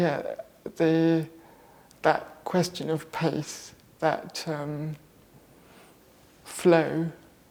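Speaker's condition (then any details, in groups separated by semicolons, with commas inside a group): Cerebral palsy; left-sided muscle tension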